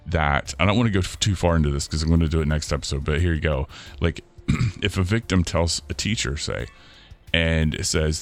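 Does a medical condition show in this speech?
No.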